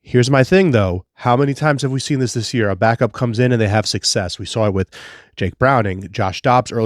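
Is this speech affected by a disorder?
No.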